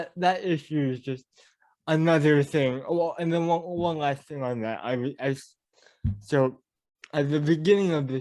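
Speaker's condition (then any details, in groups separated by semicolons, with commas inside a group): Cerebral palsy; mild speech impediment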